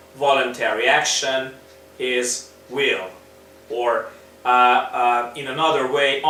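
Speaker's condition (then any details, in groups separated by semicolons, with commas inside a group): No condition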